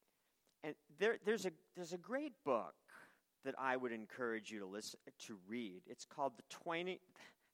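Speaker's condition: No condition

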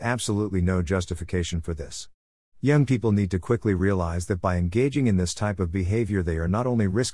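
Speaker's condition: No condition

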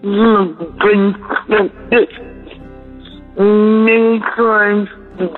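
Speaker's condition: Facial dystonia; very painful

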